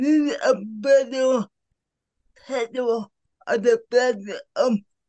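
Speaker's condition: Cerebral palsy; affects speech, noticeably

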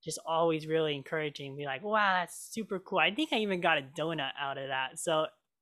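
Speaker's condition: Cleft lip and palate; hole in upper lip

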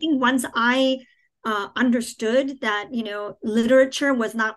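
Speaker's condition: Cleft palate, cleft palate without cleft lip; childhood articulation problems

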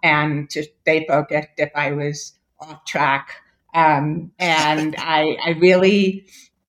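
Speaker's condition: Deafness; born with moderate to severe hearing loss, then esteem implant

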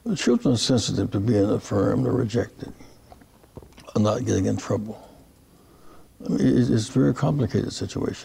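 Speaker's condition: Parkinson's disease; speech therapy

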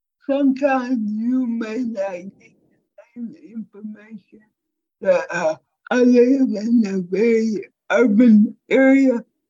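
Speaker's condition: Cerebral palsy; speech impairment

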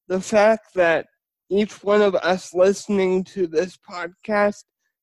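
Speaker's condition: Spastic cerebral palsy

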